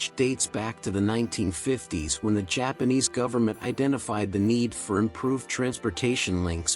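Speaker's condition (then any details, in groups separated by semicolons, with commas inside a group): No condition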